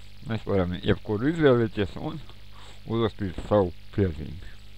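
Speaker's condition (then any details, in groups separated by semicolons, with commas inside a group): Cerebral palsy; since birth; speech not very clear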